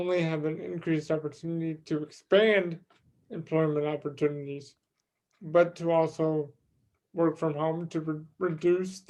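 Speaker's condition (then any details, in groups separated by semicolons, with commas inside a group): Cerebral palsy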